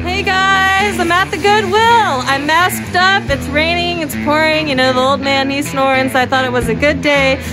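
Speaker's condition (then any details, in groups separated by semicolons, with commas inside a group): No condition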